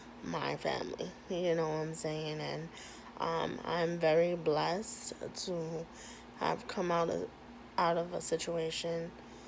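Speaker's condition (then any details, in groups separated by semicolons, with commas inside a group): Cerebral palsy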